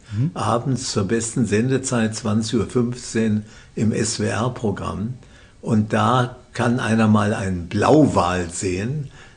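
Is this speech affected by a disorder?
Yes: Parkinson's disease; first diagnosed by a psychiatrist, treated by professor Jens Volkmann in Würzburg; condition managed with medication, feels almost as if without Parkinson.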